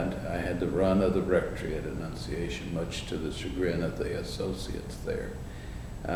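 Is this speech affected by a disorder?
No.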